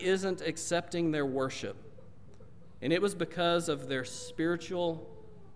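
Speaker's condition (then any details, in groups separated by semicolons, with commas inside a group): No condition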